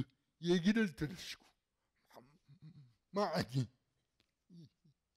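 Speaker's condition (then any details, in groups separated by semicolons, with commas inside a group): Cerebral palsy; fairly severe in childhood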